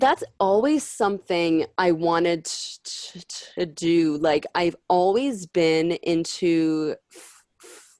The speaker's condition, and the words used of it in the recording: Stuttering. If I'm feeling stressed out, then I can sometimes stutter a bit, but for the most part, when I'm alone, my speech